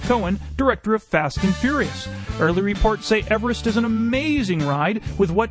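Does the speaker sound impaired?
No.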